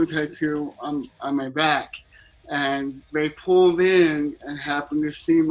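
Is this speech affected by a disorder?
Yes: cerebral palsy; paralyzed left hand.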